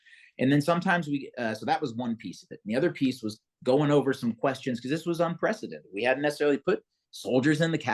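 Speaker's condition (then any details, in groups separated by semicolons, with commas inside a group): No condition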